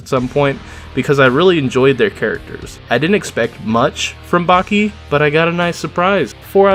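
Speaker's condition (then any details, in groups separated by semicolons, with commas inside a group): No condition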